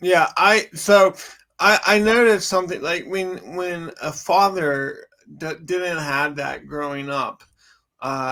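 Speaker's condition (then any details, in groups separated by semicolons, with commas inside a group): Cerebral palsy; from birth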